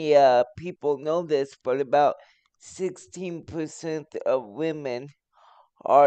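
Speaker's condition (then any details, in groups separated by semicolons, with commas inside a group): Cerebral palsy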